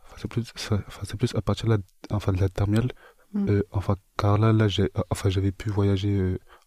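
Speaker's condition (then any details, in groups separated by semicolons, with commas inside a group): Stuttering; stuttering since age 12 to 13, start of 5e in collège; still stutters, partly hides it, especially with new people; stutter fully returned under grand oral pressure, eased after Mayotte trip, varies over time; prolonged sounds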